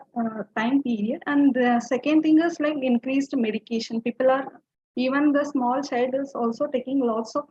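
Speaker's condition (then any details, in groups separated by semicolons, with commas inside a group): No condition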